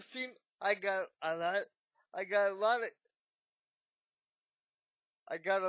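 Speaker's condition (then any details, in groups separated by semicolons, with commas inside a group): Cerebral palsy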